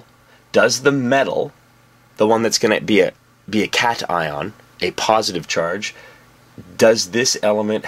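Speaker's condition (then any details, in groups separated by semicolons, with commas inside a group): No condition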